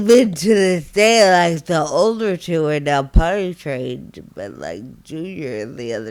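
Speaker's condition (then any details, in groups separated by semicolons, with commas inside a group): Friedreich ataxia, severe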